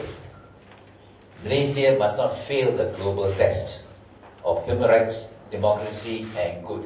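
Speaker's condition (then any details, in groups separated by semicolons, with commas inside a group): No condition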